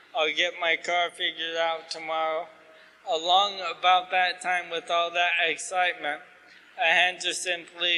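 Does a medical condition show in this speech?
Yes: ALS.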